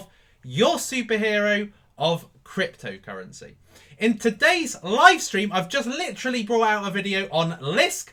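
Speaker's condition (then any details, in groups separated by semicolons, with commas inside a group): No condition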